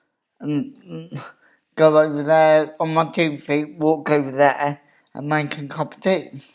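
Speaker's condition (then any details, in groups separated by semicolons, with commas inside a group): Cerebral palsy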